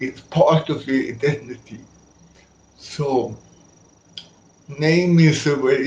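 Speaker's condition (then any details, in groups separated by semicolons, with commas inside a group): Cerebral palsy; from birth; speaks differently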